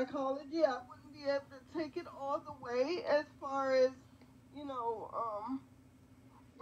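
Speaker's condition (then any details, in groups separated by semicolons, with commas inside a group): Quadriplegic cerebral palsy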